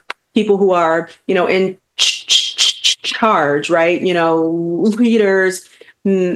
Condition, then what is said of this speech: Stuttering. So I'm a person who stutters, and I had sort of come to this point in my life where I was so terrified of talking, like